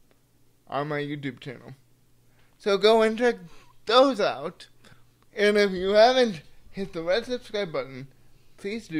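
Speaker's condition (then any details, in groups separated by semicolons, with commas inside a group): Cerebral palsy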